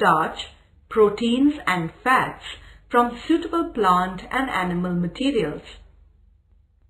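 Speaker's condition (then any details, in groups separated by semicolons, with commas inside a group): No condition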